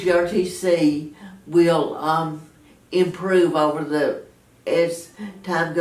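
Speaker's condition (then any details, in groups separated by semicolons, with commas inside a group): Cerebral palsy; very mild, balance problems, uses walker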